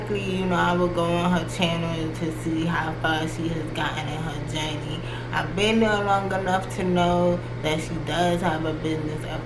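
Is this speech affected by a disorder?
Yes: cerebral palsy.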